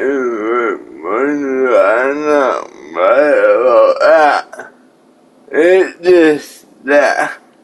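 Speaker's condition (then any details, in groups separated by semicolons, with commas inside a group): Cerebral palsy; one hand affected; atypical speech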